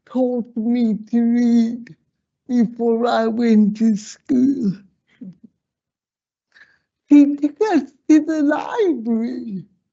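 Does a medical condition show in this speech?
Yes: slurred speech.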